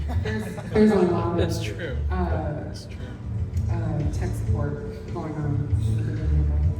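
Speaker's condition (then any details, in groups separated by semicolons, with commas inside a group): No condition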